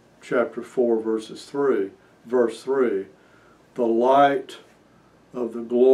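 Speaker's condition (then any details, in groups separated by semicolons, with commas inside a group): No condition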